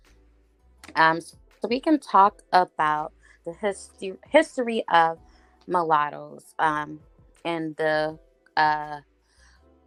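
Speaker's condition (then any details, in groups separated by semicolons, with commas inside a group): No condition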